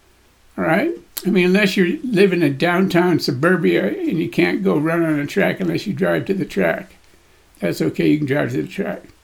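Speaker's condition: Parkinson's disease; Parkinson's disease at age 76 to 77

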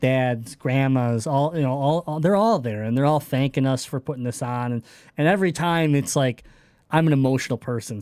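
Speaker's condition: Cleft palate; congenital cleft palate, many surgeries, time spent in children's hospital

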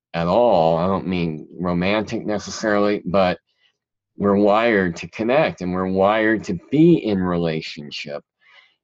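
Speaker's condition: Cleft palate; talked funny as a child

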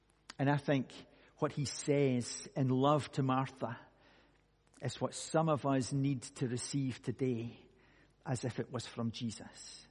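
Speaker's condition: No condition

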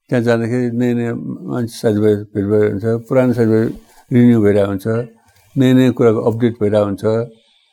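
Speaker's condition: Parkinson's disease; elderly; small steps hard, legs sometimes won't lift, can't stride short distances, running and large movements fine, fall risk; slurred, jumbled speech, sometimes hard to understand, sometimes sounds fine, dry mouth

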